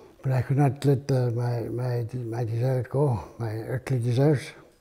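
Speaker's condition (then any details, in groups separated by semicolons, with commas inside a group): Parkinson's; failing health; hard time talking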